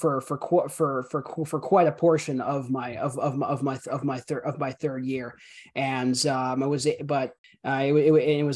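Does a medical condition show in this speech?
Yes: stutter, severe; autism diagnosed around age 13 or 14, stutter linked to autism, unnoticed hand waving, eye contact difficulty; heavy stutter; here repeated sounds, repeated words.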